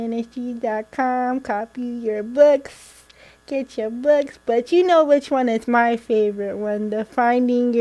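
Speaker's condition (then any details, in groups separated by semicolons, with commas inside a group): Cerebral palsy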